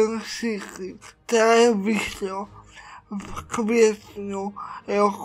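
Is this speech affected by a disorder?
Yes: cerebral palsy.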